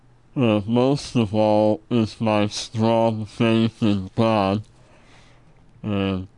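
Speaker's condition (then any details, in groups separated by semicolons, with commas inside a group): Treacher Collins syndrome; congenital genetic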